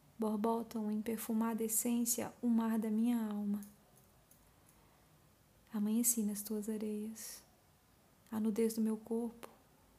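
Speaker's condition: No condition

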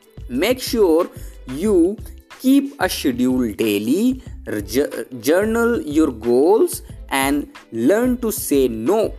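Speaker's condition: No condition

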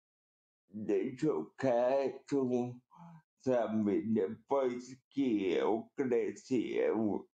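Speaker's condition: Cerebral palsy; uneventful pregnancy

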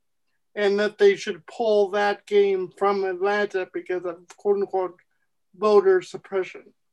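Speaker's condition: Cerebral palsy; present since at least age 8

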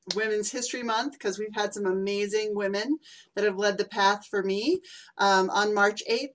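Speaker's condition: No condition

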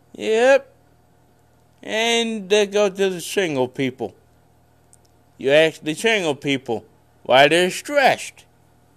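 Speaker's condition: Cerebral palsy; congenital cerebral palsy

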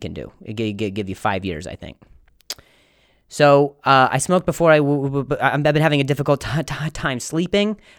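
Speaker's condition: Stutter; poor posture, crooked gait; including during stand-up; repeated sounds, prolonged sounds

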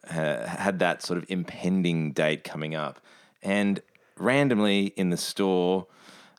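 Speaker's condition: No condition

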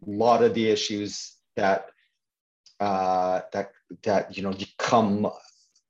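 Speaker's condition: Stuttering; stutter since at least teenage years, ongoing near age 50; speaks at support groups for people and children who stutter; certain words and sounds hardest, stacks up vocabulary, circumlocution, quickly finds other wording to ease stutter; repeated words, blocks

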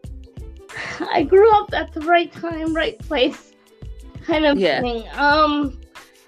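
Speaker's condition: Cerebral palsy; from birth, oxygen lack caused brain damage, quadriplegic, uses head or mouth, power chair, Puffin Bluetooth mouse; speaks, controls whole iPhone by iOS voice control, Google Android voice recognition understands better than iOS

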